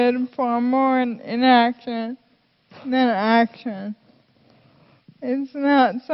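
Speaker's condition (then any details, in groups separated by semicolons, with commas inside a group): Friedreich's ataxia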